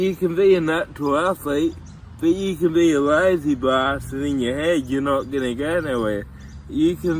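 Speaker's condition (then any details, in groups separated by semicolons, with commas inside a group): Cerebral palsy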